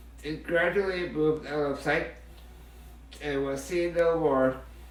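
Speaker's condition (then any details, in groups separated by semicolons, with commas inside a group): Muscular dystrophy, Duchenne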